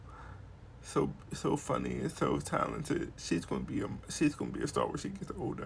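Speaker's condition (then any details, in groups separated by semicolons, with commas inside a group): Cerebral palsy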